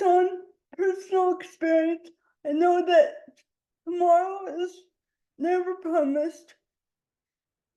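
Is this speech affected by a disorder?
Yes: quadriplegic cerebral palsy.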